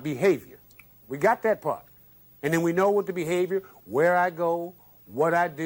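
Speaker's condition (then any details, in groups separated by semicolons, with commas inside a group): No condition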